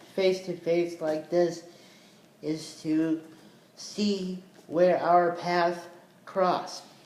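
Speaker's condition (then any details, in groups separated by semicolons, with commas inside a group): Cerebral palsy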